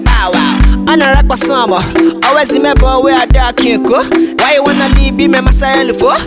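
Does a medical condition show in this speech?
No.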